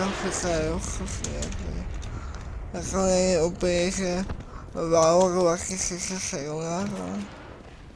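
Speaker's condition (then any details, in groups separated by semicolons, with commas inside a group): Cerebral palsy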